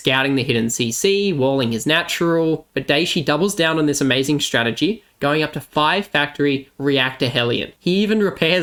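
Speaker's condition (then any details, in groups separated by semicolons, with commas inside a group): No condition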